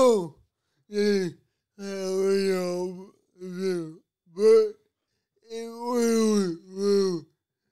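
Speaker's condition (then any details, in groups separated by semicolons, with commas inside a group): Cerebral palsy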